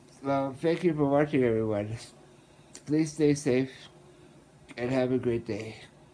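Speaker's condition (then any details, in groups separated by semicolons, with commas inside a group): Muscular dystrophy, Duchenne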